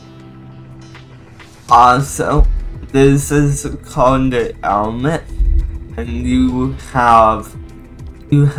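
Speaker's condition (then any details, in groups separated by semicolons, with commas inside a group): Cerebral palsy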